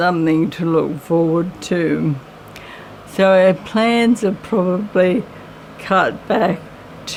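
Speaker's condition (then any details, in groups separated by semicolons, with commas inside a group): MND; voice slightly raspy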